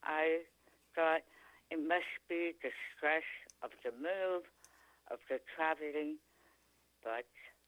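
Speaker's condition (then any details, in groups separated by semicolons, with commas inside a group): Tongue cancer; speaking and eating again after surgery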